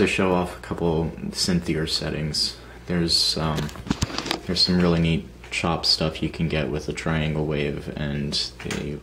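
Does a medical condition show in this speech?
No.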